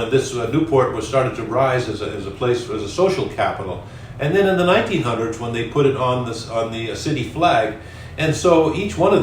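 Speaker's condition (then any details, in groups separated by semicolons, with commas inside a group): No condition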